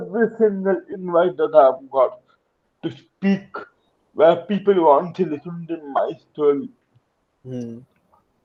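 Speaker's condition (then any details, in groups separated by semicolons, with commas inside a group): Cerebral palsy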